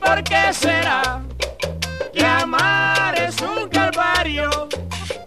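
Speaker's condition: No condition

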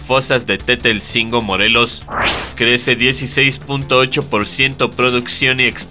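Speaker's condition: No condition

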